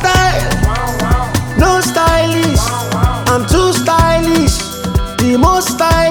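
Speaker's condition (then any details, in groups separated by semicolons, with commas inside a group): No condition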